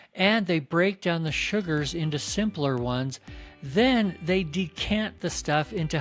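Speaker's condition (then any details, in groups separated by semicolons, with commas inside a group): No condition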